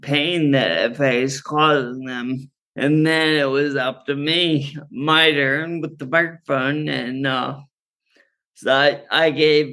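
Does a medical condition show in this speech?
Yes: Friedreich's ataxia; genetic neurodegenerative movement disorder; symptoms managed partly with cannabis for neuropathic pain, muscle relaxation, sleep, ataxia worse when not rested.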